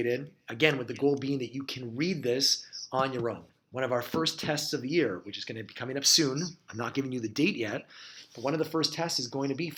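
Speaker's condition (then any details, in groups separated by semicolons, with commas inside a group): No condition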